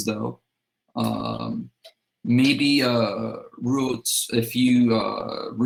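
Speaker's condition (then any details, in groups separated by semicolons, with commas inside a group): No condition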